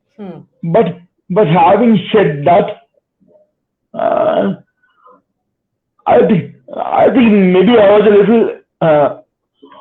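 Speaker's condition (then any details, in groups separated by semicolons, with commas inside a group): Cerebral palsy; spastic type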